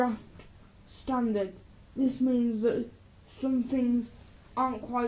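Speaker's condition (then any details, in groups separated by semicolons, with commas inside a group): Cerebral palsy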